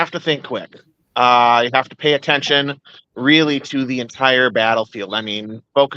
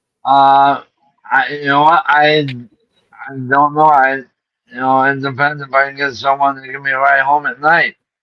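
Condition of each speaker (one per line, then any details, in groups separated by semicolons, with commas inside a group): No condition
ALS; diagnosed about a month ago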